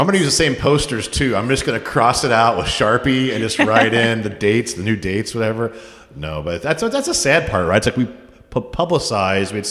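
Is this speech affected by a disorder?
No.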